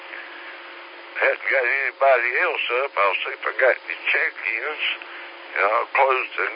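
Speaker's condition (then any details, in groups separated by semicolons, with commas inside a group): Slurred speech; stroke 3 years ago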